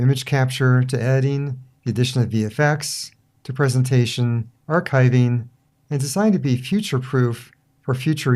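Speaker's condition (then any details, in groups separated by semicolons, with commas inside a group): No condition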